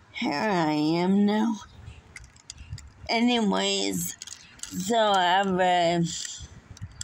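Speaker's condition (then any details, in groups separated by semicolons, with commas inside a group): Friedreich's ataxia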